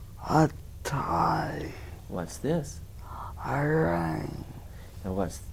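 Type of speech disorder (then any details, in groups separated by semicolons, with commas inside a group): Spastic dysarthria; bilateral upper motor neuron disease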